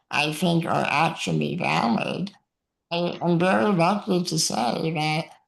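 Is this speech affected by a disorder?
Yes: muscular dystrophy; no use of arms or legs, uses wheelchair; very physically weak; may need microphone to be heard.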